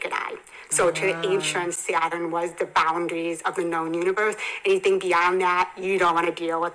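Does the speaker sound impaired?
Yes: hearing impairment; congenital hearing impairment, hearing aids from about 17 months, further hearing loss at 27, bilateral cochlear implants.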